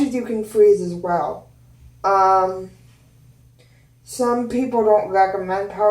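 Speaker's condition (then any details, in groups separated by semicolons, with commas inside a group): Cerebral palsy; both hands affected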